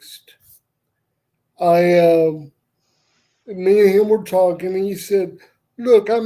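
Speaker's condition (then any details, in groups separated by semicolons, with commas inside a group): Cerebral palsy; uses wheelchair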